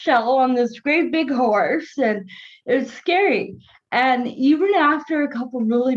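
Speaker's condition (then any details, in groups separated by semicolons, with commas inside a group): Cerebral palsy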